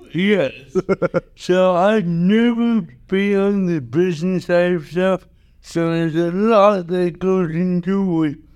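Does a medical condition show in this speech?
Yes: cerebral palsy; caused by oxygen-related brain damage.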